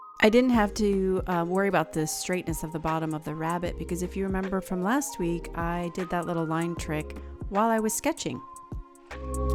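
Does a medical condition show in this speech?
No.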